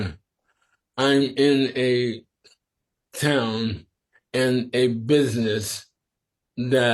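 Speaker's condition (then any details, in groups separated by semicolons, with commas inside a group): Sporadic ALS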